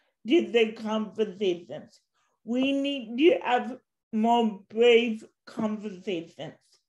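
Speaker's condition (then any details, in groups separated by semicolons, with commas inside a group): Cerebral palsy; since birth, walks with walker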